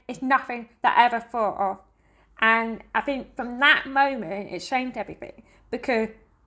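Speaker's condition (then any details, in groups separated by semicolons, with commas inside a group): Deafness; uses sign language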